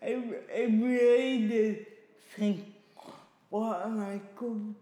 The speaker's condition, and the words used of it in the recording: Cerebral palsy. And I hear it because whenever I talk, I don't hear what you hear.